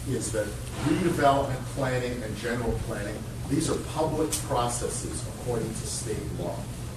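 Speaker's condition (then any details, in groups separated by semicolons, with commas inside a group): No condition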